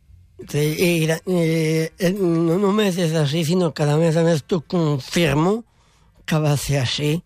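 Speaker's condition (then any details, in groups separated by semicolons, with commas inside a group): Down syndrome; congenital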